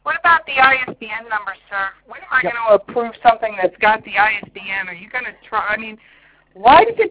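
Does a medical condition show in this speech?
No.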